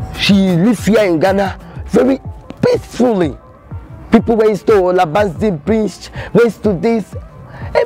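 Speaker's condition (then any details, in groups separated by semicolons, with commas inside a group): No condition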